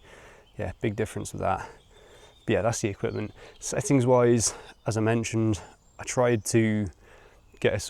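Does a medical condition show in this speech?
No.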